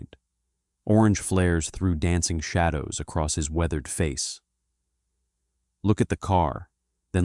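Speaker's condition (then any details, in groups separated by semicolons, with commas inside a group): No condition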